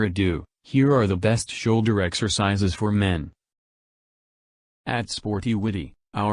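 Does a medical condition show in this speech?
No.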